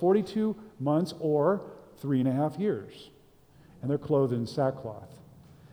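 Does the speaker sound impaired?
No.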